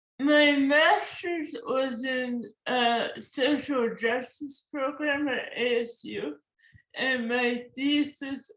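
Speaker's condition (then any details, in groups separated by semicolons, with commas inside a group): Cerebral palsy; forceps birth injury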